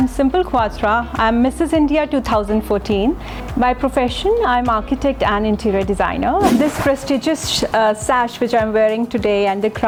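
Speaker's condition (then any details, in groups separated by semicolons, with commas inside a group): No condition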